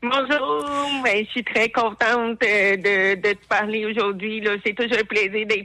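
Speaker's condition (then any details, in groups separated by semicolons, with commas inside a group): Hard of hearing; not very visible, daily obstacles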